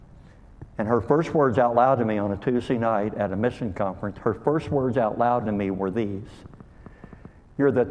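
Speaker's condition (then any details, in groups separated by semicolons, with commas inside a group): Cleft lip and palate; called hair lip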